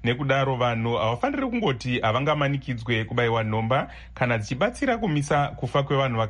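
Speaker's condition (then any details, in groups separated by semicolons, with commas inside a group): No condition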